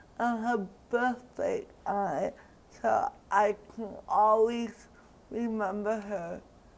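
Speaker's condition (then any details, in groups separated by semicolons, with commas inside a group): Cerebral palsy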